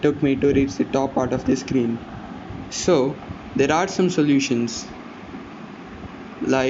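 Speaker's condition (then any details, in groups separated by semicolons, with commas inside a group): No condition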